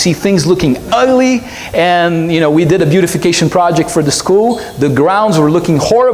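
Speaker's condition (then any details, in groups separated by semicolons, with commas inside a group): No condition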